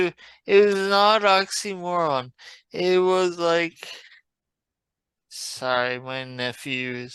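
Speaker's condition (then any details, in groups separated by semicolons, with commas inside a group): Traumatic brain injury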